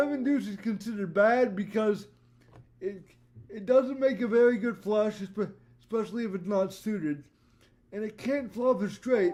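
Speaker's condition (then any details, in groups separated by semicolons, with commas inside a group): Cerebral palsy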